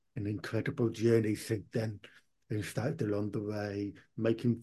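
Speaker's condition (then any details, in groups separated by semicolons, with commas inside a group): Profound deafness, born profoundly deaf, cochlear implant; cochlear implant about 20 years, hears nothing with implant off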